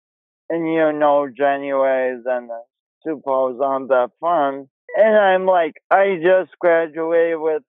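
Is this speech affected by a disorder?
Yes: cerebral palsy; affects speech and body coordination; pronounced speech impediment, imperfect voice with speech impediment quality.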